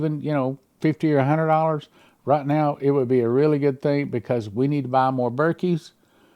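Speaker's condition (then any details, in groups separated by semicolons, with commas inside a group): No condition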